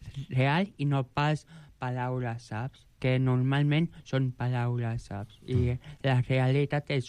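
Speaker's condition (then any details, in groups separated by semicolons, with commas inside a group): Joubert syndrome; present from birth; age 29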